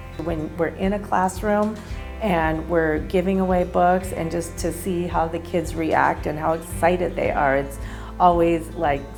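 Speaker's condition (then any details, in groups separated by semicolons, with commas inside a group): No condition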